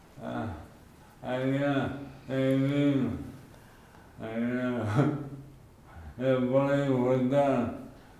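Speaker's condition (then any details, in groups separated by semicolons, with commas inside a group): Amyotrophic lateral sclerosis; speech heavily impaired, largely unintelligible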